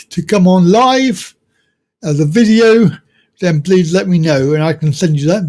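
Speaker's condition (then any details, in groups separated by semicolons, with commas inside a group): Cerebral palsy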